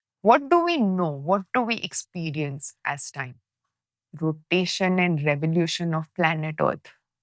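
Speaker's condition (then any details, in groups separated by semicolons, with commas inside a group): No condition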